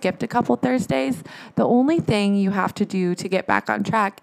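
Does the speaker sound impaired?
No.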